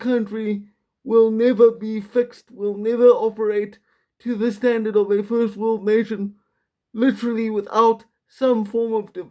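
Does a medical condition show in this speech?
Yes: quadriplegic cerebral palsy, severe.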